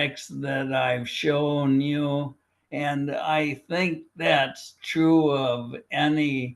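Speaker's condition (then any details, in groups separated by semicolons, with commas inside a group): Primary lateral sclerosis, bulbar onset; upper motor neuron bulbar type, first diagnosed as ALS; still fairly independent; oral onset, slurred speech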